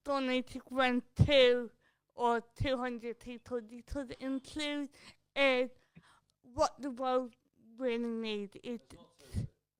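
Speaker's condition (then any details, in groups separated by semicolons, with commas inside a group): Cerebral palsy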